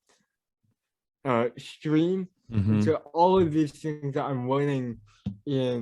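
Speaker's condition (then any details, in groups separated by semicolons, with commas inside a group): Cerebral palsy; mild speech impediment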